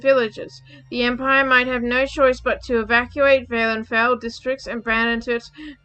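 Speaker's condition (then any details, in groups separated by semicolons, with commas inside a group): No condition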